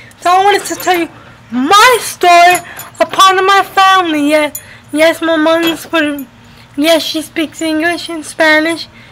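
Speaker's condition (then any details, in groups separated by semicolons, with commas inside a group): Cerebral palsy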